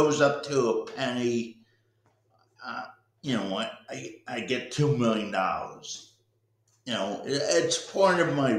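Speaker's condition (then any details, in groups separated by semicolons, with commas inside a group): Cerebral palsy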